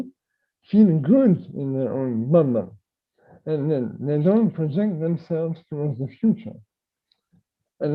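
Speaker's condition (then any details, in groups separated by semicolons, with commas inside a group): Myotonic dystrophy; type 1, adult onset; neuromuscular follow-up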